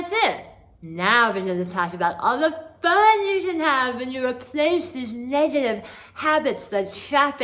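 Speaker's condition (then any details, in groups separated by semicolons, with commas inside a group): Hemi-glossectomy for oral cancer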